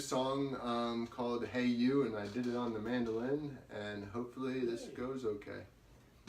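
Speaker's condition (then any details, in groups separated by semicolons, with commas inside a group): No condition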